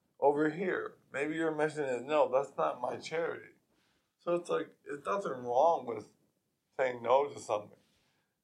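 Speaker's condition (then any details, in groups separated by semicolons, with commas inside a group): ALS; progressive weakness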